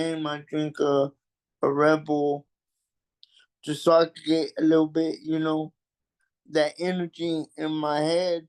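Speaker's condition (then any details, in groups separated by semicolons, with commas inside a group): Cerebral palsy; takes deep breaths while speaking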